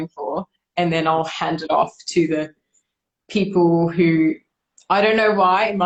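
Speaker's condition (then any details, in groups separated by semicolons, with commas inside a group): No condition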